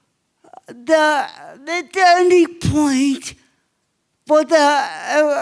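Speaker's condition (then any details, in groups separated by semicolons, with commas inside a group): Cerebral palsy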